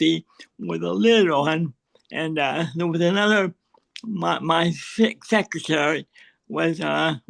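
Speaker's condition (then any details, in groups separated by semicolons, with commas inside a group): Cerebral palsy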